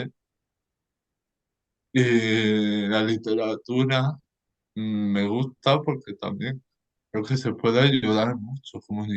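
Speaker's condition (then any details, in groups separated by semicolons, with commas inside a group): Cerebral palsy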